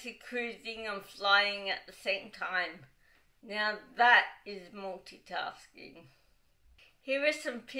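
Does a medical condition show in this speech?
Yes: cerebral palsy; wheelchair user.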